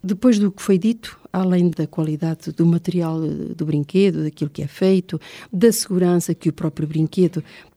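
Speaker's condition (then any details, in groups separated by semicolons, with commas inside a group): No condition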